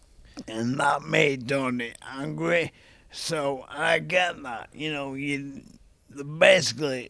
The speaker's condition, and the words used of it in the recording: ALS (motor neuron disease). Probably like twice as much energy you're trying to speak.